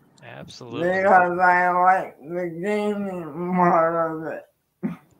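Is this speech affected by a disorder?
Yes: cerebral palsy.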